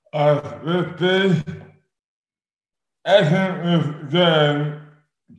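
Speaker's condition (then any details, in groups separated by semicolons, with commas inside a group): Dystonia; sudden overnight adult onset, affects speech and arms, suspected congenital jaw defect plus rugby hits, damaged TMJ; 12 years since onset, progressed, hands partly lost and curled inwards, Botox injections, diagnosed by London neurologist; incredibly slurred, dramatically impaired, worse at onset with eating difficulty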